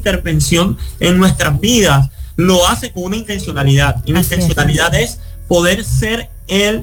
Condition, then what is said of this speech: Cleft palate. Y hoy el que no puede hablar habla y habla bastante.